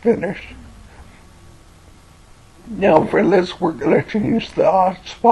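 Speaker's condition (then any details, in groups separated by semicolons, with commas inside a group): Cerebellar ataxia from brain tumour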